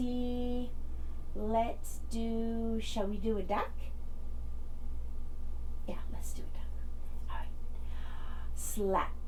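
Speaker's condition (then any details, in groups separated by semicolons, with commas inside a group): No condition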